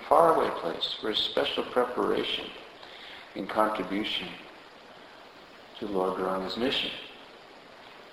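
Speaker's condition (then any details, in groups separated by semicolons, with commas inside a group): No condition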